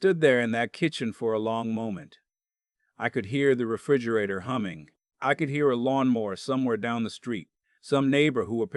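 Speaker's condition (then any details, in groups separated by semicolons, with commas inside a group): No condition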